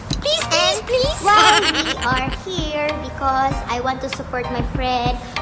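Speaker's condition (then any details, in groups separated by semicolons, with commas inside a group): No condition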